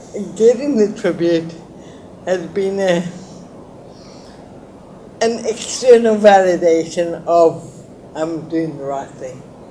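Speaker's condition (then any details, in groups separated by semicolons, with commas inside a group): Cerebral palsy; lifelong; walks and runs, completed full marathon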